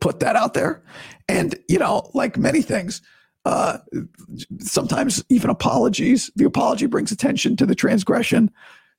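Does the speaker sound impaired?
Yes: vocal cord surgery recovery; voice still sounds bad to new listeners.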